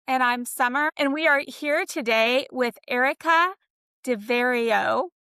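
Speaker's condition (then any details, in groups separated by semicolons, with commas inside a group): No condition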